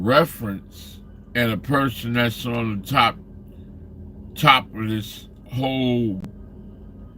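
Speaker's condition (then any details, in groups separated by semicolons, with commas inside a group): Slurred speech; still slurs words occasionally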